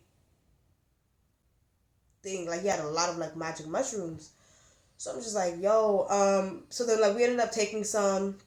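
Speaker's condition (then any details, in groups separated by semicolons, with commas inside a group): No condition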